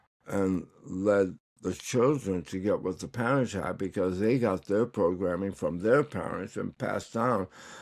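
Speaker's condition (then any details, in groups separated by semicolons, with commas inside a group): Tongue cancer; recovering, tongue exercises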